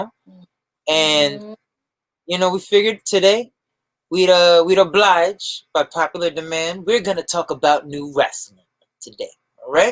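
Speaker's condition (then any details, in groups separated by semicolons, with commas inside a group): No condition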